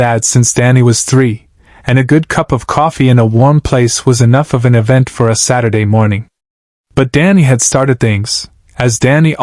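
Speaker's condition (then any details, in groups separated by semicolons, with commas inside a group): No condition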